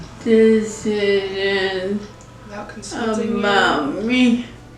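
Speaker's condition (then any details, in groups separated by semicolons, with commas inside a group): ALS; onset about a year ago, long-term nursing care; speech much declined, pronounced uncontrollable crying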